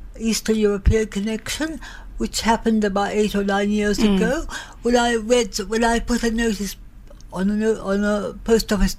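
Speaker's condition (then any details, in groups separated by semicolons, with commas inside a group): Cerebral palsy, mild; slight, from birth, born very premature, about three months early, all problems blamed on birth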